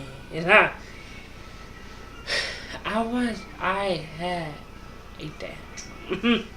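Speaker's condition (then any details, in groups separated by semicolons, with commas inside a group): Mild cerebral palsy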